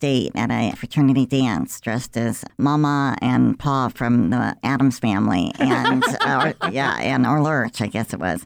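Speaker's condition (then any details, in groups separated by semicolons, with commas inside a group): Cleft lip and palate; present since birth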